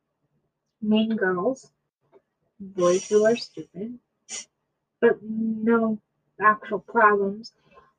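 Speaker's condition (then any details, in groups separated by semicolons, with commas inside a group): Cerebral palsy; mild learning disability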